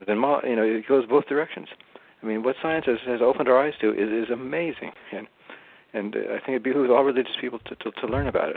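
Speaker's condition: Parkinson's disease; diagnosed while still working

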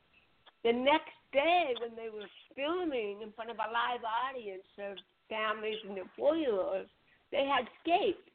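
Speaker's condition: Cerebral palsy; Botox injections in neck every 3 months for chronic pain

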